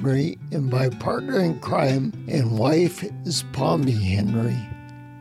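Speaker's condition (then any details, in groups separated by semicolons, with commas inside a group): Spinocerebellar ataxia; rare neuromuscular disease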